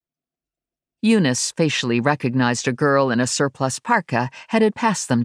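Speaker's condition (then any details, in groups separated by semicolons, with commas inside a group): No condition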